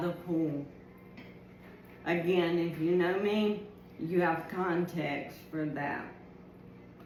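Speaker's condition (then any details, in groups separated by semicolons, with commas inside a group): ALS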